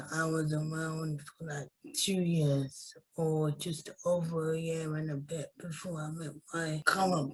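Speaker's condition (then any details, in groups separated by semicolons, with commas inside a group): Cerebral palsy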